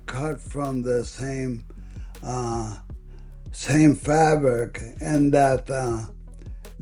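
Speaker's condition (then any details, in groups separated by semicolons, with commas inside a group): ALS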